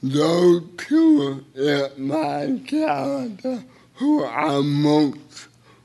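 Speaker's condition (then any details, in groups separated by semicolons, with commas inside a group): Cerebral palsy; a little difficult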